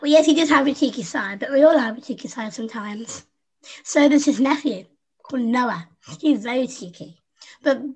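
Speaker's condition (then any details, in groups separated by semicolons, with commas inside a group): Down syndrome; adult woman, 25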